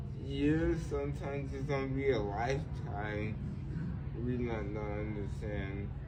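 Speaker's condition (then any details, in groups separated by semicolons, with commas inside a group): Cerebral palsy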